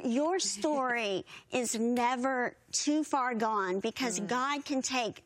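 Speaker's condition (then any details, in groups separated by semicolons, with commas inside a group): Bilateral cleft lip and palate, severe; unable to nurse as infant, once could not speak, needed interpreters, singing voice strong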